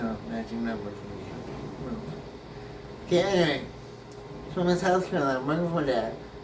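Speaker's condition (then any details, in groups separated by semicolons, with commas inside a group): Brain injury; memory greatly affected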